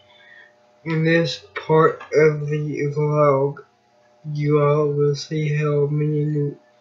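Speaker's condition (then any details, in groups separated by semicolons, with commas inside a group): Cerebral palsy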